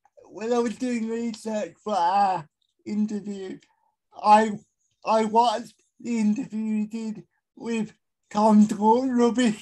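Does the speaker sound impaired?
Yes: spastic quadriplegic cerebral palsy; unable to walk; told would never verbally communicate, later began speaking.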